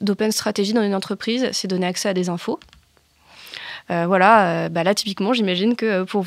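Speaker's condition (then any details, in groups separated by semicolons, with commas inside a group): No condition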